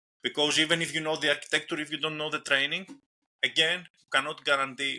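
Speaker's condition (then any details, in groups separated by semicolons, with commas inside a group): No condition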